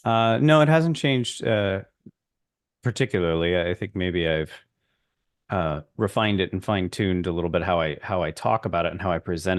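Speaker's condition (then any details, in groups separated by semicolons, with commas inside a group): No condition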